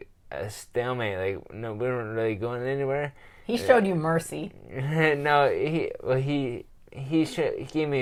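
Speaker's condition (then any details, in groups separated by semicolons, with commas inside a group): Traumatic brain injury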